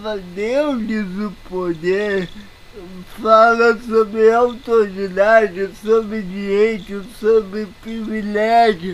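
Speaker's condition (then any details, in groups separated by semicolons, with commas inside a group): Paralysis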